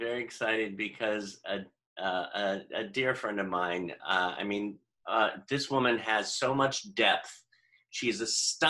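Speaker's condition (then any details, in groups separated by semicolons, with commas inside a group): No condition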